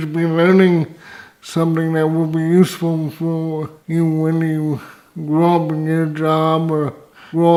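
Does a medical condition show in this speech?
Yes: cerebral palsy, severe; spastic type.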